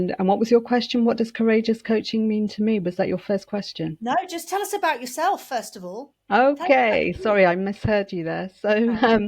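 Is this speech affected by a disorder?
No.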